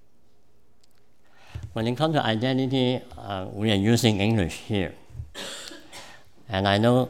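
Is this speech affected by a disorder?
Yes: cleft palate; congenital cleft palate.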